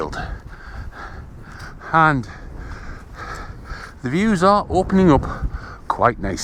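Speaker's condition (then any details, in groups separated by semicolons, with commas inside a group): No condition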